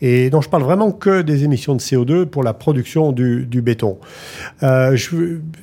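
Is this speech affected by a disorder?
No.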